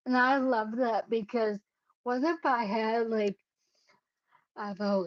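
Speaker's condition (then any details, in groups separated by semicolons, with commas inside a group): Cerebellar ataxia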